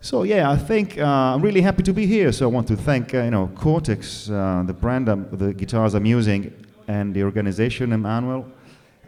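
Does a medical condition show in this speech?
No.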